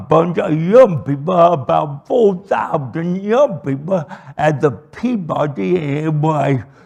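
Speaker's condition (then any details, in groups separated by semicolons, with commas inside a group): Cerebral palsy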